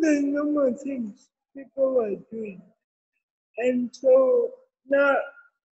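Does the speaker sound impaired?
Yes: cerebral palsy; from birth in Kenya, did not cry or breathe at birth, incubator for weeks, medical negligence; other children thought talking different in childhood.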